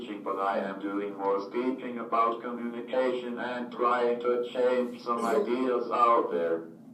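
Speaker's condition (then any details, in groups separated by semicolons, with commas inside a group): Cerebral palsy, athetoid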